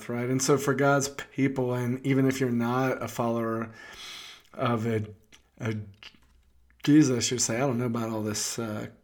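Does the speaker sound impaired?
Yes: stuttering; stutter since childhood, very severe in childhood; still identifies as a stutterer, speaking publicly to an audience; now able to communicate publicly; here blocks.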